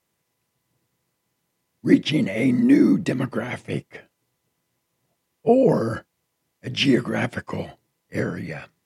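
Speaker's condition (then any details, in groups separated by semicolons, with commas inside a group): Partial laryngectomy after throat cancer; throat cancer survivor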